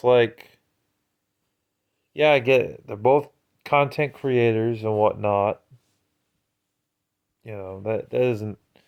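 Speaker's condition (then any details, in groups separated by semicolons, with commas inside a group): No condition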